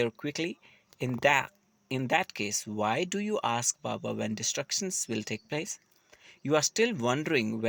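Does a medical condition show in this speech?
No.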